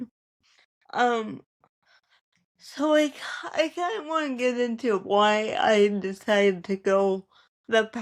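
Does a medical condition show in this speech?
Yes: cerebral palsy; spastic, ataxic features.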